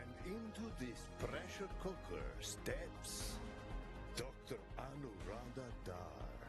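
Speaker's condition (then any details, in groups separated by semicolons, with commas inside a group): No condition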